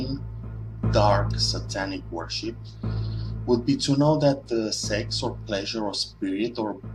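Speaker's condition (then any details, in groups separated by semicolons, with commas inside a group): No condition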